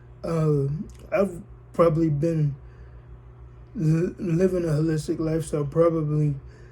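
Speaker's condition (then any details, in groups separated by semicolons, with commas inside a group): Cerebral palsy, spastic diplegia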